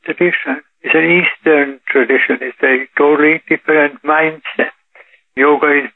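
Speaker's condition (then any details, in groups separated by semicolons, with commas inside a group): Parkinson's disease; now 84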